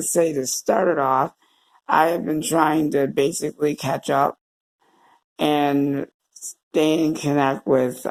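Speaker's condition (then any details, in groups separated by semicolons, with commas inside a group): Cerebral palsy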